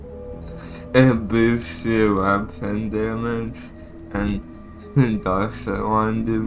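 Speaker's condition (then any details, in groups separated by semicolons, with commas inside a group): Cerebral palsy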